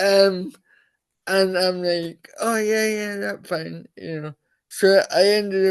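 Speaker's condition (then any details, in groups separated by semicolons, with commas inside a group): Cerebral palsy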